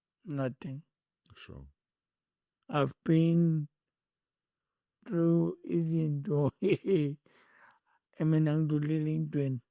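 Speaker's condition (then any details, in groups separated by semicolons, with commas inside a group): Cerebral palsy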